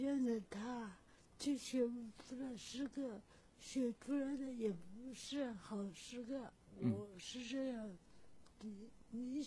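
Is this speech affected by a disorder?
Yes: cerebral palsy; from birth, oxygen deprivation during breech delivery, impaired mobility; unclear, slurred articulation described in own poem.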